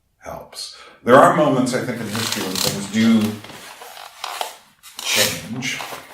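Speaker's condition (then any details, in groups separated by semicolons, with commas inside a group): No condition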